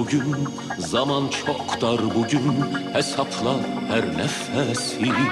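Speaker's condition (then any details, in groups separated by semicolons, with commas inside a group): No condition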